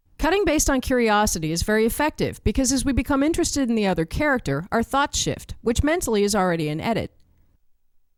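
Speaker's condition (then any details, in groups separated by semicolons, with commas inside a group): No condition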